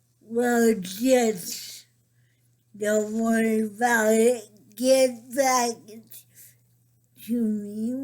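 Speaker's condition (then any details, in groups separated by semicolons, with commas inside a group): Cerebral palsy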